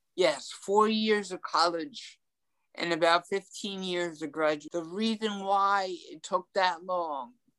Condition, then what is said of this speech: Cerebral palsy. I had occupational therapy too, and speech therapy to help improve my talking and get rid of stuttering.